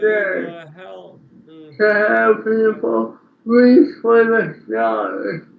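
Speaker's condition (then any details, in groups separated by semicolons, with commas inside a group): Speech impairment after birth surgery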